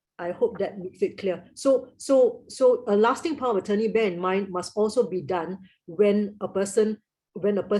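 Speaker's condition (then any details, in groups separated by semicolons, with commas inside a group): No condition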